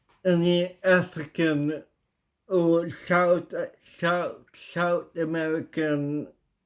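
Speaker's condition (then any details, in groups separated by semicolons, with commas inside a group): Cerebral palsy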